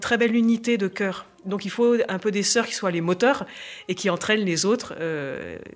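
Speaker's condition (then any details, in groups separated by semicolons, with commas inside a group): No condition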